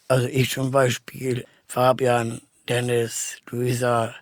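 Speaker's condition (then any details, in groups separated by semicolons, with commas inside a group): Down syndrome; trisomy 21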